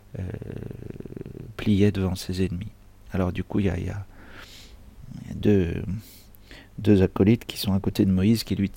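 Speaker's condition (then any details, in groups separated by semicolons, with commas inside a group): No condition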